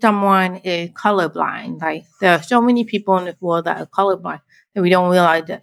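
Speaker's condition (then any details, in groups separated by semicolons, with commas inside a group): Deafblind, born deaf; signing easier than speaking English in videos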